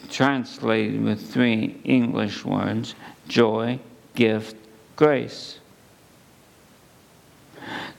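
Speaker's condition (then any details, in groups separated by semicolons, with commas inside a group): ALS; under neurologist care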